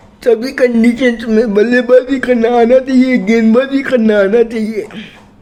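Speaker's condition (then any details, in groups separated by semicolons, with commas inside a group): Cerebral palsy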